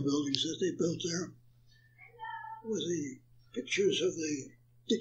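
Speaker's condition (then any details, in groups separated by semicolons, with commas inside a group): Parkinson's; attributed to Agent Orange exposure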